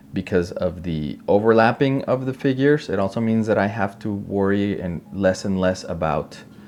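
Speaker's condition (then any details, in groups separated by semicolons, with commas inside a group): No condition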